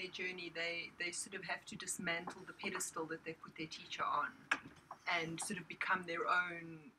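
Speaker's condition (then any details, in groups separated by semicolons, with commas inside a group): No condition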